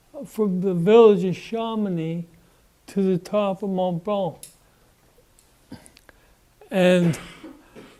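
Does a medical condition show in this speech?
Yes: Parkinson's disease.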